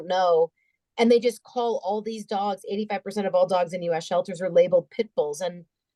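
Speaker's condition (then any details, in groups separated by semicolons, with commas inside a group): No condition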